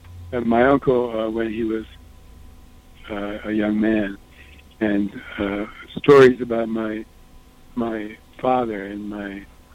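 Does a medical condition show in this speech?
Yes: Parkinson's disease; frozen face first noticed by a doctor, confirmed by Parkinson specialists; exhaustion main symptom, muddy head felt during interview, tiny scrawled handwriting getting tinier; throat getting closed up, losing voice.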